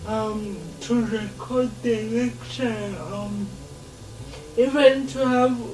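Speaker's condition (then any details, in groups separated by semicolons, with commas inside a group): Cerebral palsy; since birth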